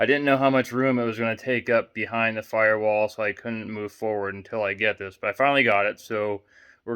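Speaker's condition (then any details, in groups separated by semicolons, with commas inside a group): No condition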